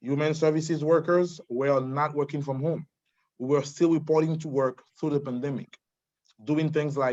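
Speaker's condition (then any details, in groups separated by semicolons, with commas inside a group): No condition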